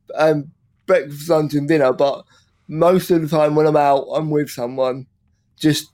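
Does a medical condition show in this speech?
Yes: cerebral palsy; from birth, oxygen lack, 10 weeks premature, heart defect, heart surgery at 9 weeks, wheelchair user; left side worse, no use of left hand, 90% right hand use, writes via Mac dictation; no real speech impediment except when drunk.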